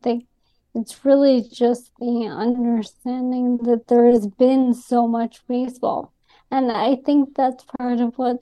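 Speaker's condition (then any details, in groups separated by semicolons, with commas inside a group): ALS; Columbia University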